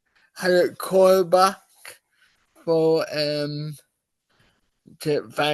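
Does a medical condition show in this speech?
Yes: cerebral palsy.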